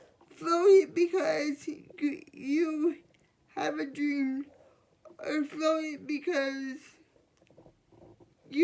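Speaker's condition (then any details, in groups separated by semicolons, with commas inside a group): Cerebral palsy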